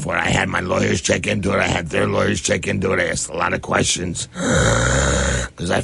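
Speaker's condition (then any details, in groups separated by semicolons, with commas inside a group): Head and neck cancer; stage 4, diagnosed about one year ago, local treatment throughout previous year; recent PET scan found no more cancer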